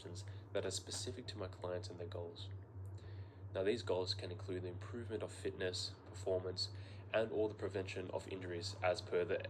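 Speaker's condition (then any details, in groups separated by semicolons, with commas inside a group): No condition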